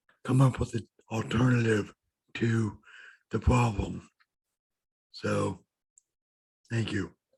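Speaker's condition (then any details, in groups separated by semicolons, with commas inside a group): Cerebral palsy; needed speech and language therapy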